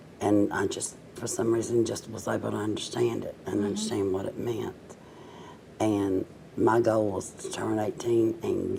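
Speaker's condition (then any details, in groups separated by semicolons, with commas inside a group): Cerebral palsy, mild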